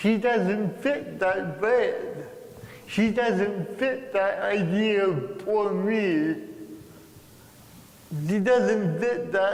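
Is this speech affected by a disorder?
Yes: cerebral palsy.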